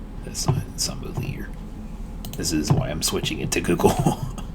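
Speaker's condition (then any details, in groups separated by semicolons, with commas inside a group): No condition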